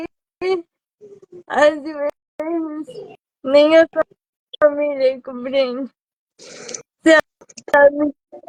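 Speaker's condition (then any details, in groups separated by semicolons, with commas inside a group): Cerebral palsy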